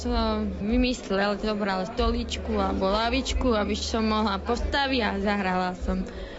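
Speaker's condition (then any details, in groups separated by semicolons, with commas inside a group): Deafness; born hearing, near-total hearing loss in early childhood, caused by medicines given as treatment; reads lips, sometimes uses hearing aid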